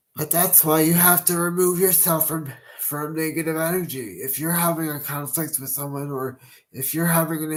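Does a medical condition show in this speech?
Yes: cerebral palsy.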